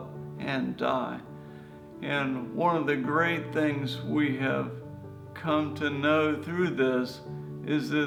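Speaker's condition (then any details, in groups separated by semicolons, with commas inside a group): ALS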